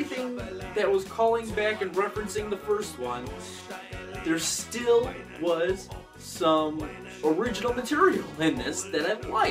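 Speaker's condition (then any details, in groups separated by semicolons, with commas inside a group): No condition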